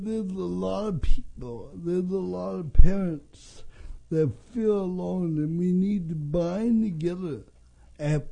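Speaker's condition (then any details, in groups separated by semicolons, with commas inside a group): Cerebral palsy; labelled mildly mentally disabled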